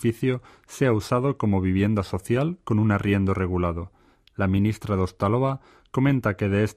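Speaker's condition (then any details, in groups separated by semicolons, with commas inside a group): No condition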